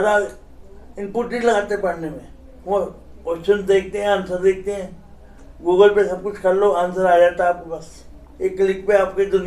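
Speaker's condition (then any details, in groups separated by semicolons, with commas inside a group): Cerebral palsy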